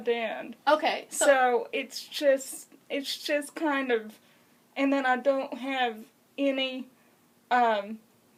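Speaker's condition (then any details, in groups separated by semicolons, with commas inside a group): Cerebral palsy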